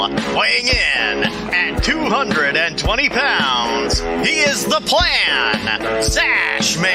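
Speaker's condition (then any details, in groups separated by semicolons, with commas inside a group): No condition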